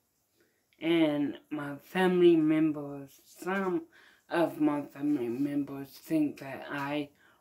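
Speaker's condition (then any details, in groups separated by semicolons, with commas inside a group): Mild cerebral palsy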